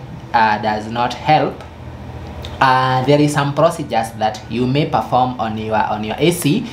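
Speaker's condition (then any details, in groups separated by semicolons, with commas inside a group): No condition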